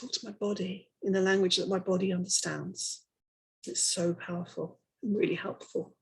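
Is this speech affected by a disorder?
No.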